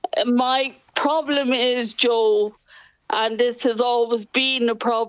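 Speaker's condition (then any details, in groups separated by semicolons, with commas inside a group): Cerebral palsy, quadriplegia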